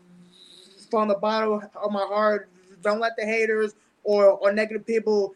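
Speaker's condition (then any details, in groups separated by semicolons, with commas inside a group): Stuttering, speech impediment; mild speech impediment with stuttering since about age ten; fears certain words coming out, avoids long talking on stage; repeated sounds, prolonged sounds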